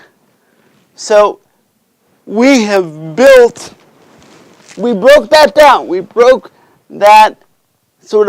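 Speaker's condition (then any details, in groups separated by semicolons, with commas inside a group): Cerebral palsy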